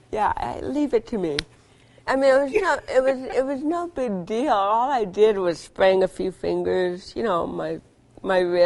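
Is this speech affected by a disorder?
Yes: cerebral palsy.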